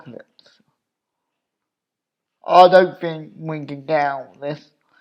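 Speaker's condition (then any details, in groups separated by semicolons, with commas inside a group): Cerebral palsy; obvious speech impediment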